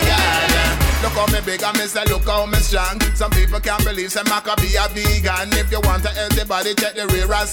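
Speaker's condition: No condition

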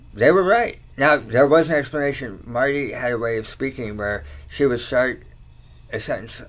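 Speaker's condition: Tongue cancer surgery; slight slur, talks okay

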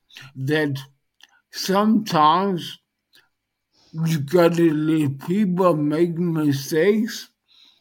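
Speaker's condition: Dysarthria post-stroke; speech highly affected, lost most mobility, vision and hearing also affected; initially unable to communicate by text or voice, often not understood, now more understandable

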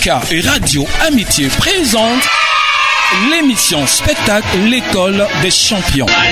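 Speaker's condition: No condition

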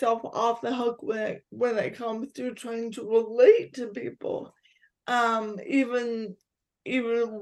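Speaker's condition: Cerebral palsy; physical disability

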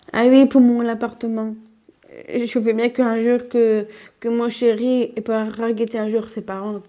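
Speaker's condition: Down syndrome (trisomy 21); age 27, mother Véronique and Chloé help reformulate interview questions

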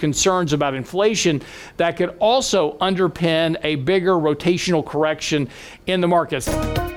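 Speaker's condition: No condition

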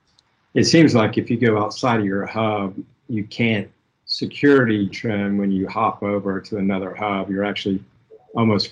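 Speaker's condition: No condition

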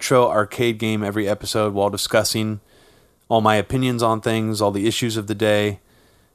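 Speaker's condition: No condition

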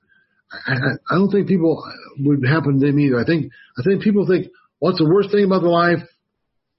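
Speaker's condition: Wernicke's aphasia after stroke; Wernicke's aphasia from stroke, speech therapy in inpatient rehab at Shands, Gainesville; could not speak at stroke onset, now talks fairly well, difficulty when others talk to him

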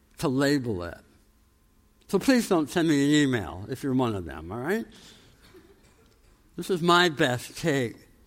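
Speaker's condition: Tongue cancer, jaw reconstruction

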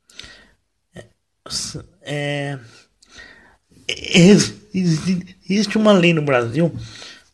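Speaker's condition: Cerebral palsy, mild; wheelchair user

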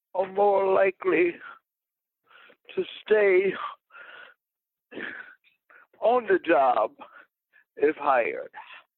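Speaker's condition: Cerebral palsy; uses wheelchair

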